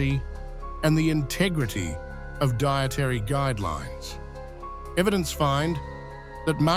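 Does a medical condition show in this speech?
No.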